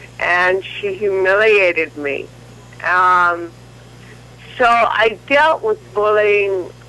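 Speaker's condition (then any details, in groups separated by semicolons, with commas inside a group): Cerebral palsy; from birth, leg spasticity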